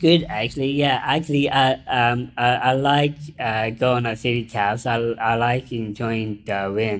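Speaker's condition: Down syndrome; intellectual disability

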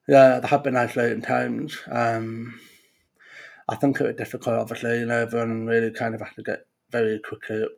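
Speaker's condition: Profound deafness; congenital profound deafness

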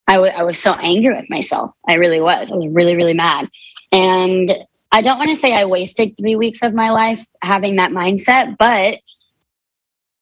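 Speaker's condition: Cleft palate; cleft palate present from birth, 23 surgeries from birth to age 18

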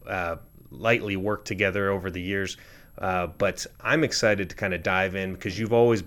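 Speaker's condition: No condition

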